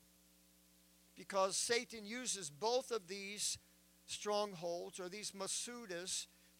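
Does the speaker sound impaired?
No.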